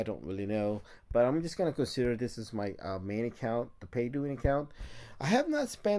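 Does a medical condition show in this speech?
No.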